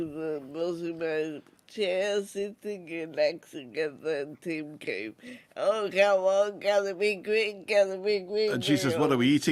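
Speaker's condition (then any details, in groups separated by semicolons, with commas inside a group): Multiple sclerosis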